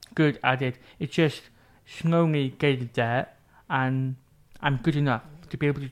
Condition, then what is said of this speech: Deafness. Even though it's letter S-H-T-H-N-L-T, I still struggle though.